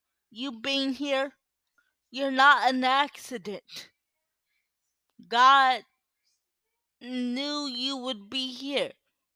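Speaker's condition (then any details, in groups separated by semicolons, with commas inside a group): Cerebral palsy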